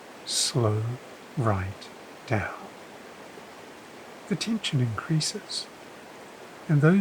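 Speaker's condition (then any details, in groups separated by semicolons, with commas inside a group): No condition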